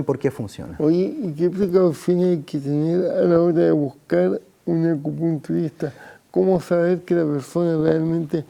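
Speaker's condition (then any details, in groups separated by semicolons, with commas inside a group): Cerebral palsy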